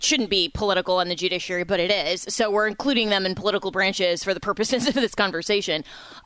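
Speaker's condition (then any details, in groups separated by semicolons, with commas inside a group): No condition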